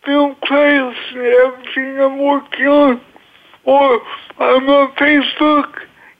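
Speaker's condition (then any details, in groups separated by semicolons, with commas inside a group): Cerebral palsy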